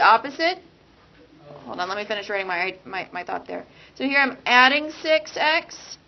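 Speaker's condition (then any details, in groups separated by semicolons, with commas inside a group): No condition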